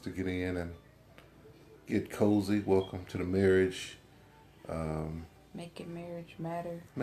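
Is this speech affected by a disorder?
No.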